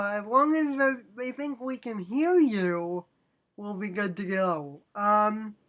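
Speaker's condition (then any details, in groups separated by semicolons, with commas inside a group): Cerebral palsy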